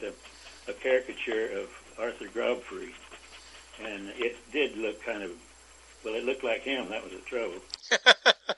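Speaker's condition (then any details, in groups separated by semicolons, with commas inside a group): Parkinson's disease; about 25 years since onset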